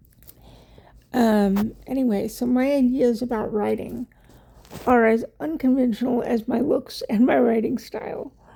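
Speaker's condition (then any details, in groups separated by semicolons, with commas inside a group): Cerebral palsy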